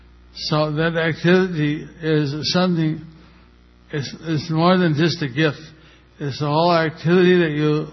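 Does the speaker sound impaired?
Yes: stroke with facial paralysis; pronunciation less clear than before due to partial facial paralysis.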